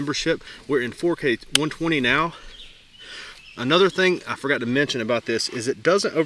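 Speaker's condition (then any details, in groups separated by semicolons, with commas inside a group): No condition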